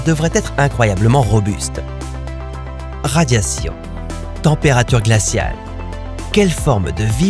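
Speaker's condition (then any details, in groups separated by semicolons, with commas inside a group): No condition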